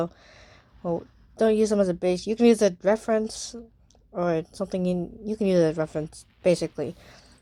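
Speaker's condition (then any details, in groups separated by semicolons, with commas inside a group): No condition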